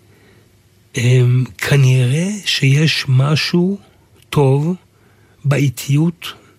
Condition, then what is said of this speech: Aphasia. אני אגיד לך מה, קודם כל, הכתיבה והדיבור זה אותו מאבק.